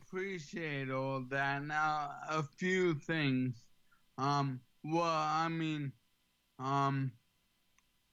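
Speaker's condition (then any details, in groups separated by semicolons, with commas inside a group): ALS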